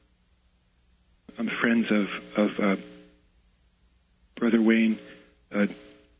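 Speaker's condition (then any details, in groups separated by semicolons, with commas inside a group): Stutter; stutters at times; repeated words, blocks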